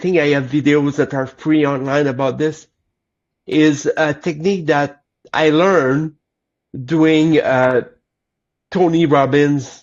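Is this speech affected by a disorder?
Yes: cerebral palsy; lifelong.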